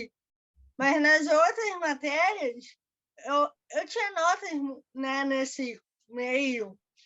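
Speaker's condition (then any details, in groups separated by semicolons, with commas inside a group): Cerebral palsy; birth brain injury; diagnosed at about one year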